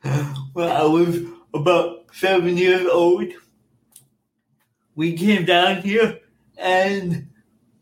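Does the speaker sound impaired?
Yes: cerebral palsy; school speaking device declined.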